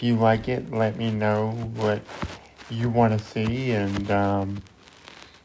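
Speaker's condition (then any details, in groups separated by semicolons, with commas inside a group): Cerebral palsy; wheelchair user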